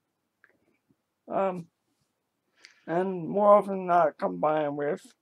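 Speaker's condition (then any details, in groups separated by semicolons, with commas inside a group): Cerebral palsy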